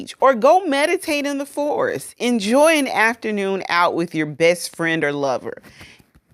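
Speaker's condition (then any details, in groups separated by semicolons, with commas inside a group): No condition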